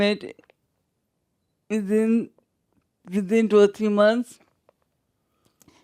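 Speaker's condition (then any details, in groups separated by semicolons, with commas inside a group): Traumatic brain injury, severe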